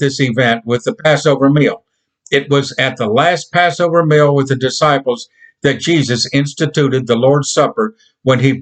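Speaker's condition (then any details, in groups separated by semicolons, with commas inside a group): No condition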